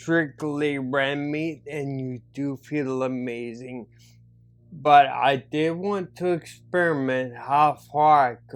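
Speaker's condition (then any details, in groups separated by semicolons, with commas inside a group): Neurological disability (takes dalfampridine)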